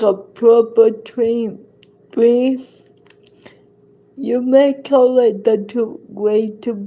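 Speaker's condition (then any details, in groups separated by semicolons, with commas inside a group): Cerebral palsy; present from birth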